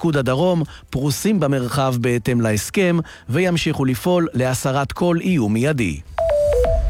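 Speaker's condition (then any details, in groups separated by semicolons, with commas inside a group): No condition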